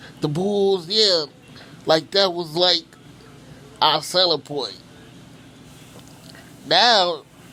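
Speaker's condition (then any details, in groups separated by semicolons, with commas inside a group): Cerebral palsy; from birth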